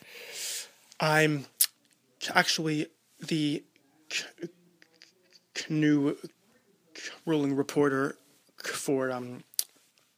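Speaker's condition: Stuttering; stuttering since age 3 or 4, nearly entire life; adds k sound as secondary behavior when stuttering, even on non-k words, tries voluntary stuttering; blocks

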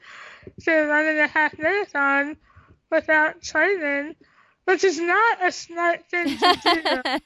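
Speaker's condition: Tracheostomy, cystic hygroma of head and neck; lymphatic system

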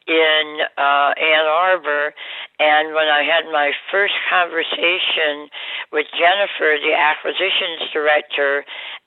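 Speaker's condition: Oral cancer surgery, jaw removal; oral cancer under tongue, tongue and neck nodes removed

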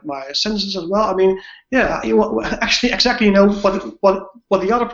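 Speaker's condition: Cluttering with stuttering component; lifelong, long believed to be stuttering, cluttering recognized around age 30, several past stuttering therapies; primarily cluttering, fast speech, difficulty formulating, occasional severe blocks when tired or stressed; repeated sounds, prolonged sounds

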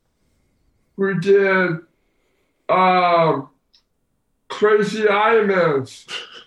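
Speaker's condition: Down syndrome; low muscle tone

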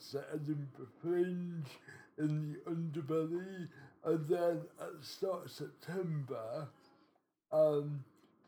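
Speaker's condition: Cerebral palsy

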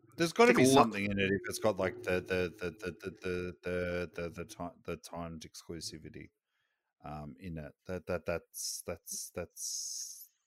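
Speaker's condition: Stutter; momentary disfluency during recording; disfluency called a glitch with wife, not thought entirely a stutter; repeated sounds, repeated words

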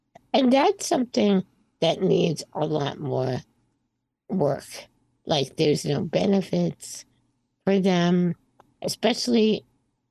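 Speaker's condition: Spinal muscular atrophy type 2; found out in twenties

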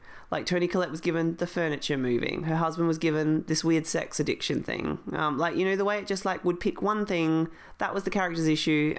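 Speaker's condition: No condition

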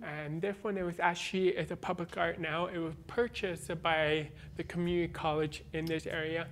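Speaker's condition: Born deaf, cochlear implant, congenital

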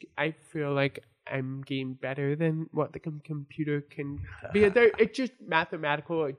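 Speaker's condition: Born deaf; congenital deafness from birth

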